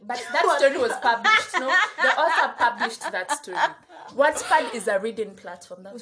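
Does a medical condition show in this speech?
No.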